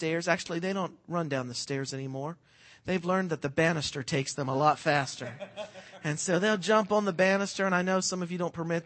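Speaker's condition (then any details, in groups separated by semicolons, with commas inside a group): No condition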